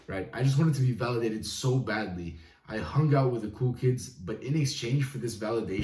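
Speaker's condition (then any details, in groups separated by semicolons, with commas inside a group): No condition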